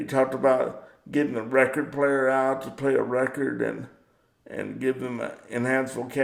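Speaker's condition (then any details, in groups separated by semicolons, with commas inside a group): Cerebral palsy; power wheelchair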